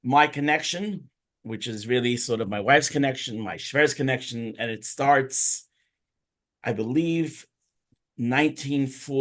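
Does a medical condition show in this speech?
No.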